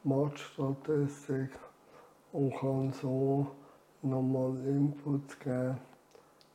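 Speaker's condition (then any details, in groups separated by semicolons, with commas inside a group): ALS; diagnosed at age 43, handwriting failed early, uses computer aids with mouse; about nine years since diagnosis, lung volume declining with disease; reduced air makes talking effortful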